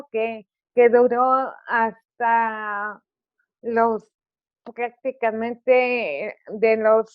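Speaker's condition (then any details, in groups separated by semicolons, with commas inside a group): Cerebral palsy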